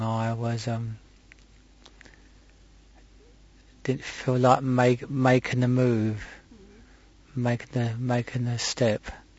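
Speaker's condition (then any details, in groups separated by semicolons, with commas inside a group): Stutter; origin unknown, no known family history, speech therapy many years ago; repeated sounds, prolonged sounds, blocks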